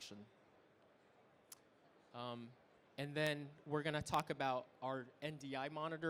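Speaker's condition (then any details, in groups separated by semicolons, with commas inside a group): No condition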